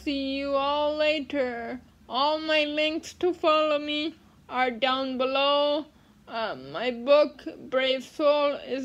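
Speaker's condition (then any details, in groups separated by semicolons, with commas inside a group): Cerebral palsy; spasticity, tight muscles such as hamstrings; botox spasticity injections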